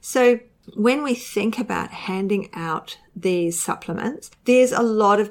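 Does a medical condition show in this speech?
No.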